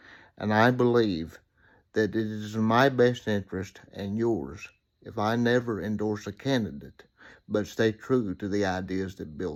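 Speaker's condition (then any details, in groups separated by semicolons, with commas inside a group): Cerebral palsy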